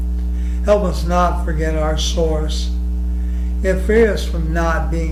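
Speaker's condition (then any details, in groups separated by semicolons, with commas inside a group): ALS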